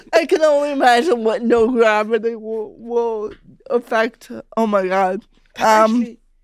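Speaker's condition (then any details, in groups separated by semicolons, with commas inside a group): Cerebral palsy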